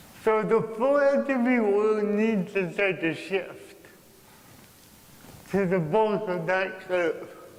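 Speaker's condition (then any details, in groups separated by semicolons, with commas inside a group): Cerebral palsy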